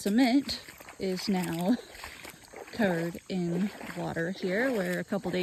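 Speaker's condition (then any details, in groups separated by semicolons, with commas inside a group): No condition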